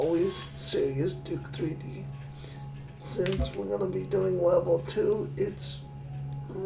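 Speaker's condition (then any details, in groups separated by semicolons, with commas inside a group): Cerebral palsy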